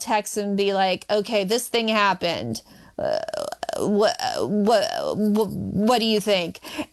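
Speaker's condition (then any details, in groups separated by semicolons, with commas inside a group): Stuttering; repeated sounds, repeated words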